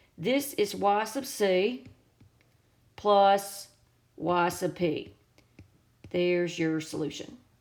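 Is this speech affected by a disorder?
No.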